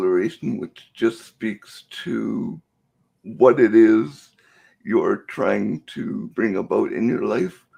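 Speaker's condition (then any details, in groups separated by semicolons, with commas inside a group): Cerebral palsy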